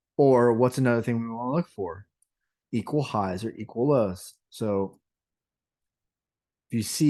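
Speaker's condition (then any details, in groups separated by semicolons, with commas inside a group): No condition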